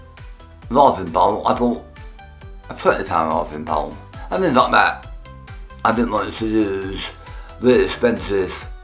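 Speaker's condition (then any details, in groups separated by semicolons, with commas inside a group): Tongue cancer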